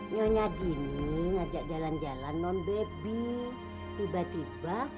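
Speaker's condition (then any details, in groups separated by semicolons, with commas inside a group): No condition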